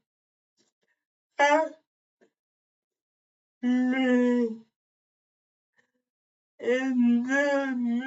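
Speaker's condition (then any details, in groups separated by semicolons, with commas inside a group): Cerebral palsy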